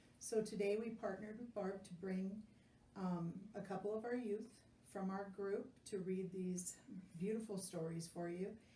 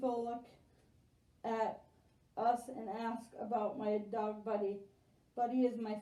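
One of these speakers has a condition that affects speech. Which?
The second: spastic quadriplegic cerebral palsy; spastic quadriplegic, from birth, not degenerative.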